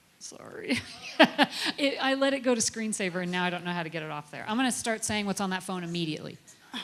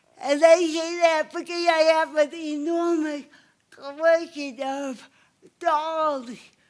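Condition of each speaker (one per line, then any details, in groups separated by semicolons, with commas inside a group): No condition
Cerebral palsy; obvious speech impairment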